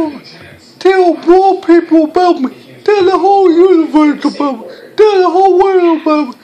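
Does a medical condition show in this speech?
Yes: cerebral palsy; speech hard to understand.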